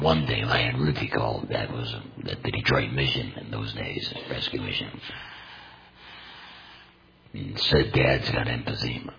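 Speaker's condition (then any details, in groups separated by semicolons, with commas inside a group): Total laryngectomy, complete laryngectomy, voice prosthesis; may cough while speaking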